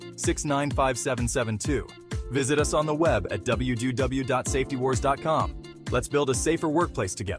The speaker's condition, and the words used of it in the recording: No condition.